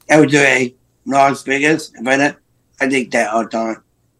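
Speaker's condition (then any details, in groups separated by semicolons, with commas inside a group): Down syndrome; low muscle tone; adult; photography allowed him to communicate, to show people things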